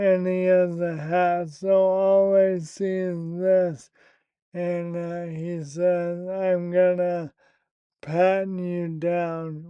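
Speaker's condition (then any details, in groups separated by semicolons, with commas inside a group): Primary lateral sclerosis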